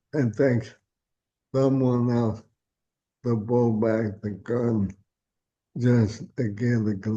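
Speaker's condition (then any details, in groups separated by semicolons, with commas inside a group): ALS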